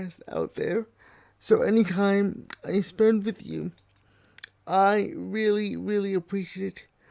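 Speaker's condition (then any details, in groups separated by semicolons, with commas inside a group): Cerebral palsy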